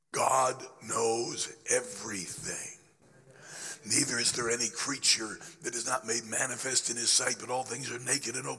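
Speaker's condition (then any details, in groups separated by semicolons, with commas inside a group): Laryngeal cancer after radiation; still affected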